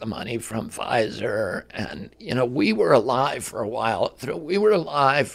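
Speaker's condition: Spasmodic dystonia; voice affected

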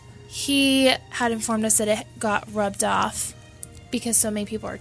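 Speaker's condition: No condition

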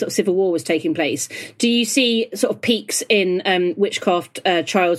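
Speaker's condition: No condition

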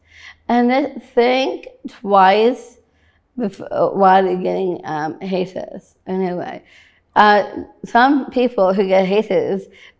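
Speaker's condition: Down syndrome

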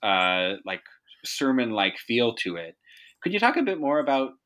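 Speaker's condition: No condition

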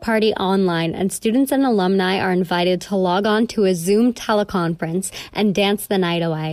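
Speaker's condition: No condition

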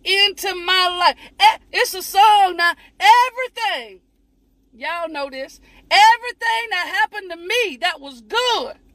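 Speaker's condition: No condition

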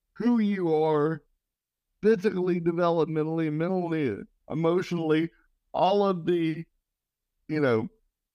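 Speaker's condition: Cerebral palsy

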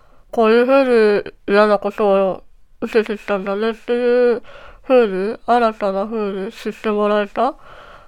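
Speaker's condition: Treacher Collins syndrome, cleft palate; jaw and facial bones

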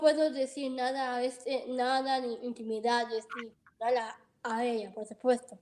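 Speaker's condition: Down syndrome; present from birth, heart surgery

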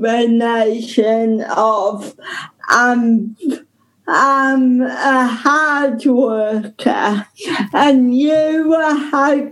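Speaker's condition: Ataxic cerebral palsy; no breathing for 17 minutes

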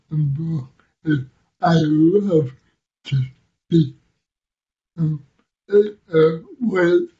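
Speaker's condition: Cerebral palsy; affects muscle movement, intellect unaffected; audiences initially unsure they can understand speech, speech described as hard to understand

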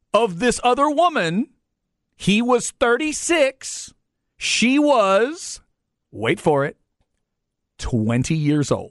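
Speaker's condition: No condition

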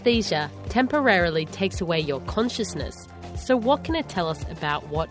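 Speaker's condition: No condition

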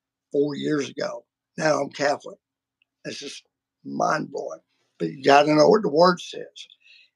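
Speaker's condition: Vocal cord surgery; multiple vocal cord surgeries

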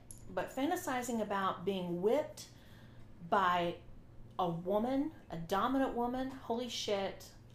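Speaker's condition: No condition

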